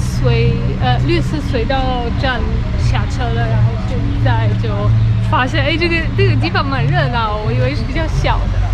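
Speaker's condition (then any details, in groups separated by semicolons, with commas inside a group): No condition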